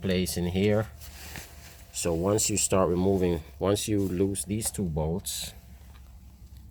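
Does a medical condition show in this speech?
No.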